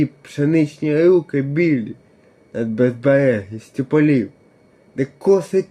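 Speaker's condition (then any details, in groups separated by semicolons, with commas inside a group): Cerebral palsy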